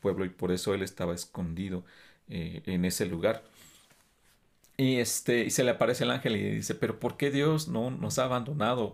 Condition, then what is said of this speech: No condition.